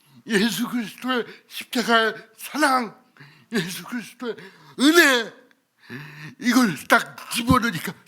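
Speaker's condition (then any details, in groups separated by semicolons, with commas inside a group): Cerebral palsy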